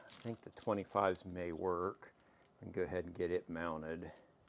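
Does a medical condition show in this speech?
No.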